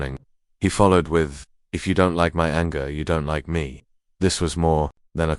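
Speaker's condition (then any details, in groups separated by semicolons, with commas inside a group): No condition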